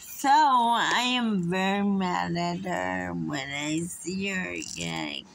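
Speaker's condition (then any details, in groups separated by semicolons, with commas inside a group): Friedreich's ataxia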